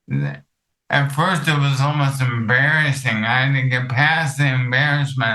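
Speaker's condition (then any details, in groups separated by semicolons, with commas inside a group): ALS; affects vocal cords; medication treatment; hard to talk long, less clear speech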